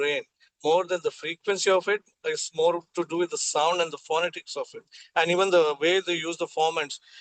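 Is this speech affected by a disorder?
No.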